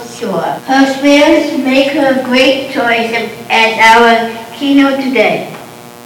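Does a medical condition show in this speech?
Yes: Down syndrome; short stature.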